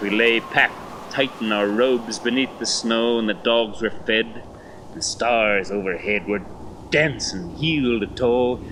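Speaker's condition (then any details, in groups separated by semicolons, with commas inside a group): No condition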